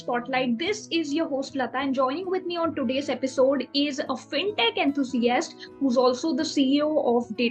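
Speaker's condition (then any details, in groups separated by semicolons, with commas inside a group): No condition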